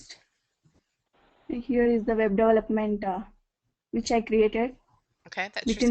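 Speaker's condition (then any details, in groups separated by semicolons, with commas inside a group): No condition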